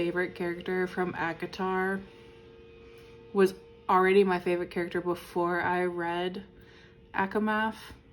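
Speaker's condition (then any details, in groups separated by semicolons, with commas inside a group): No condition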